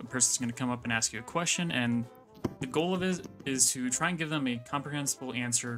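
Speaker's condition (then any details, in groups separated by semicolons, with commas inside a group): No condition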